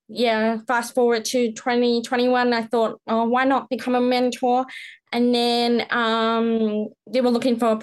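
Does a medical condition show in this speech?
Yes: profound deafness, congenital, profound; born profoundly deaf, right cochlear implant since infancy, left cochlear implant also; did not enjoy wearing both implants, poor experience with left implant, implant hidden by hair; speech considered pretty good, often assumed hearing, often mistaken for British accent.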